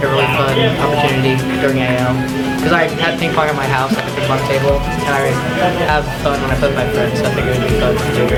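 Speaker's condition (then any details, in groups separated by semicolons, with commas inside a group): No condition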